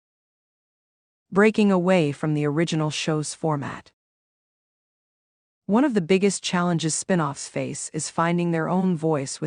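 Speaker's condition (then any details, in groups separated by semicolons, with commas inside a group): No condition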